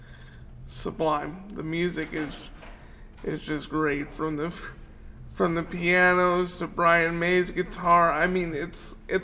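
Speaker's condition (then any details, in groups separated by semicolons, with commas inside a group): Cerebral palsy; wheelchair user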